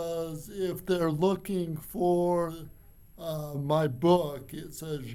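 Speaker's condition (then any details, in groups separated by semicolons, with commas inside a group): Cerebral palsy; from birth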